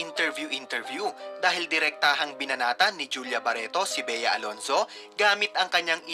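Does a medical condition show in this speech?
No.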